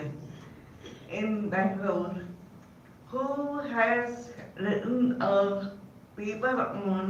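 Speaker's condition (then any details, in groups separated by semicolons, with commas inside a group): Cerebral palsy; caused by encephalitis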